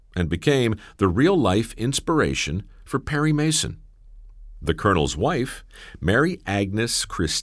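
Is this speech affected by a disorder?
No.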